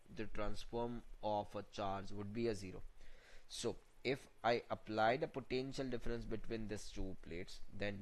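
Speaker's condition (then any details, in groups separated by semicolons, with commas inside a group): No condition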